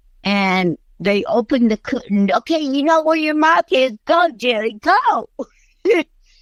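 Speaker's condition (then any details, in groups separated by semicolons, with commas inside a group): Cerebral palsy; since early childhood; Botox treatment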